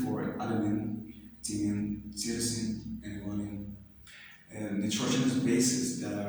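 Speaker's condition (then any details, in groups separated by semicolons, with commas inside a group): No condition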